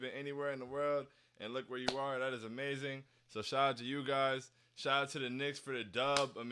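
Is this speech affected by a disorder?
No.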